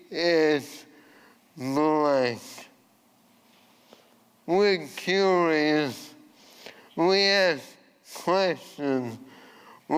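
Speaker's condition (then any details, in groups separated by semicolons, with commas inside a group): ALS; voice changed from earlier resonant voice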